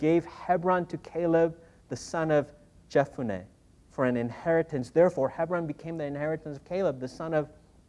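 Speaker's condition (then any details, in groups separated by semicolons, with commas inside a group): No condition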